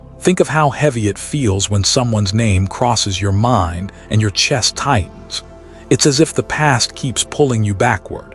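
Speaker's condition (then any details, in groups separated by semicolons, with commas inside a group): No condition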